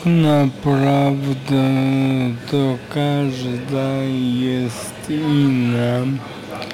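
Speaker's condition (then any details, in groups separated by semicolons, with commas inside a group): Aphasia; severe brain injury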